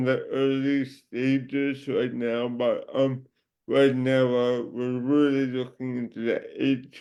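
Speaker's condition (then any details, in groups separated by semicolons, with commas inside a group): Cerebral palsy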